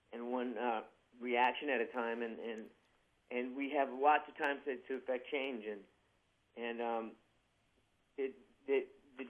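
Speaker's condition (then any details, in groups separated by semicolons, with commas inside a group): Parkinson's disease, young-onset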